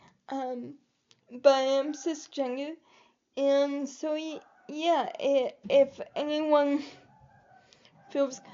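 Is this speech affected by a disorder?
Yes: cerebral palsy; able to articulate and speak.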